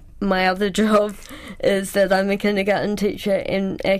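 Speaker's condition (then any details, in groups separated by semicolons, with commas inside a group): Cerebral palsy; cerebral palsy since childhood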